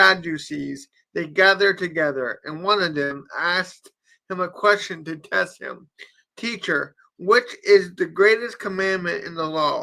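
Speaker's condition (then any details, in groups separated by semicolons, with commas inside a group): Cerebral palsy; from birth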